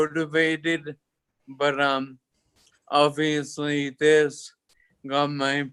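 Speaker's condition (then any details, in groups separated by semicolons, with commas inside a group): Toxic leukoencephalopathy, locked-in syndrome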